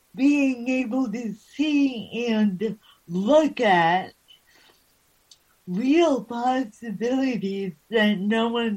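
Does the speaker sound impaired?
Yes: cerebral palsy.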